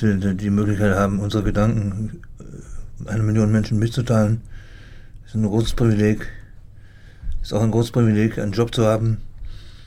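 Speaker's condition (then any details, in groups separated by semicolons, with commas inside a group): Parkinson's disease; fine motor decline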